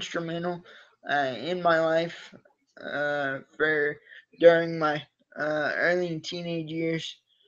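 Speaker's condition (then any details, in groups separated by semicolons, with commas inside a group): Cerebral palsy; from birth, uses wheelchair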